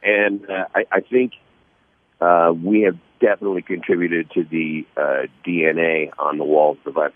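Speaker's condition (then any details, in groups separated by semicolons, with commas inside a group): No condition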